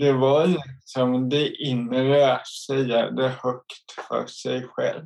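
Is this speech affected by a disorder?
Yes: cerebral palsy; involuntary jerks.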